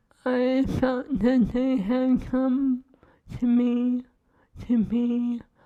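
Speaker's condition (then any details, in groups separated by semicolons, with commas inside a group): ALS; cannot eat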